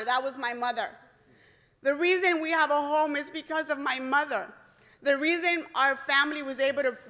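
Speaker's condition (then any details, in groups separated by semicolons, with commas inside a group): No condition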